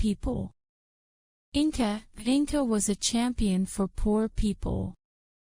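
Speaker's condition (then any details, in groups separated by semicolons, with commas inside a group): No condition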